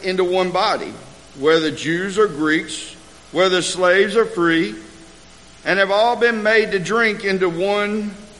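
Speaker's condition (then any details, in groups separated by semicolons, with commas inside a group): No condition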